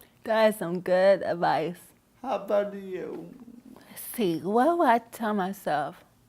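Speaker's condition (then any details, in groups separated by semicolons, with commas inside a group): Cerebral palsy; scoliosis, spine and leg surgery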